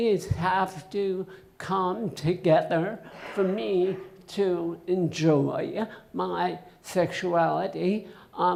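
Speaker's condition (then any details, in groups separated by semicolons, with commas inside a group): Essential tremor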